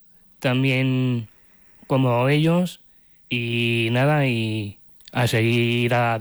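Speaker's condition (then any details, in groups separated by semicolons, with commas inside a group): Down syndrome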